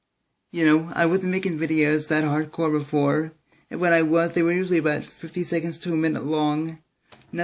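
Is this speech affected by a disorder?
Yes: cerebral palsy; speaks fast.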